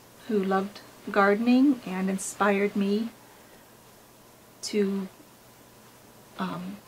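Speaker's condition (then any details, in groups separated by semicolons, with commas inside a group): No condition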